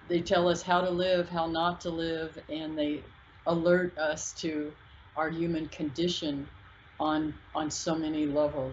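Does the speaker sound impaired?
No.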